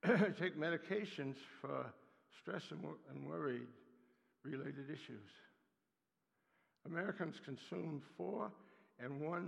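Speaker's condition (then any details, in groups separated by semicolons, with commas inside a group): Parkinson's disease; Parkinson's attacks muscles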